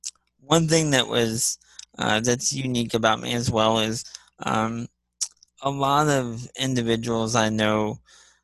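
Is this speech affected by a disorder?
Yes: spastic cerebral palsy; physical and occupational therapy in childhood, multi-handicap class, once on 24 medications.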